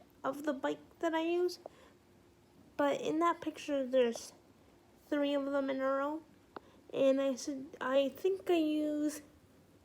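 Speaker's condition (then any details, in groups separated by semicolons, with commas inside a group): Cerebral palsy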